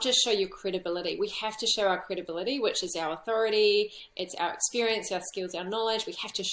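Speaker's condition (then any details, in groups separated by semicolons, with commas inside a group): No condition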